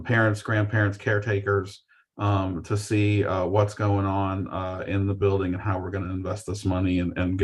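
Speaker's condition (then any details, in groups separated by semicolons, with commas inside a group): No condition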